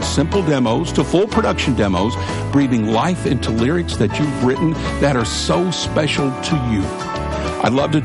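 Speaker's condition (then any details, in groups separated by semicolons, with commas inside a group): No condition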